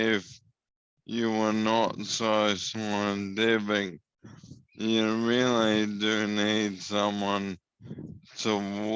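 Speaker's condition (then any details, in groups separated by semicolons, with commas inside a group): Motor neurone disease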